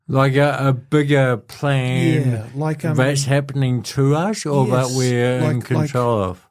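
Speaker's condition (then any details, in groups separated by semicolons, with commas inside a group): Cerebral palsy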